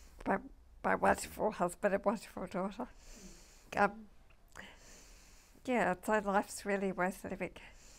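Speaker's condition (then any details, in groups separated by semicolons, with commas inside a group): MND (ALS)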